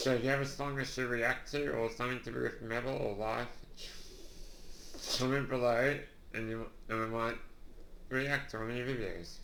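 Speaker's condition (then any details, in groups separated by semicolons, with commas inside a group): Duchenne muscular dystrophy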